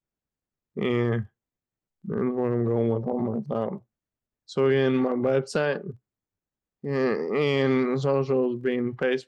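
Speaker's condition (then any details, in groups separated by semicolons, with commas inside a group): Friedreich's ataxia; diagnosed age 14, earlier shortness of breath, wheelchair dependent since age 18; age 28, 14 years since diagnosis, still progressing, uses wheelchair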